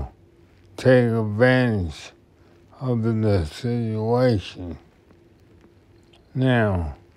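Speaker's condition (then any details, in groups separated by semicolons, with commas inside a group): Multiple sclerosis; affects left side and voice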